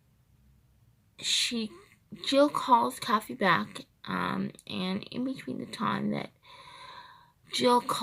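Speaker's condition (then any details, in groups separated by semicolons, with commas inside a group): Cerebral palsy, triplegia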